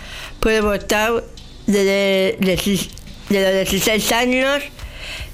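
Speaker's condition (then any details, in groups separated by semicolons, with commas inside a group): Down syndrome; with intellectual disability, age 35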